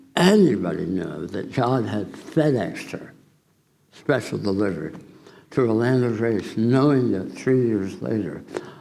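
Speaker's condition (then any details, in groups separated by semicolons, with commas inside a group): Tongue cancer surgery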